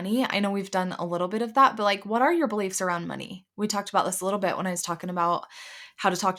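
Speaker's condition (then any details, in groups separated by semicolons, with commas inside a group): No condition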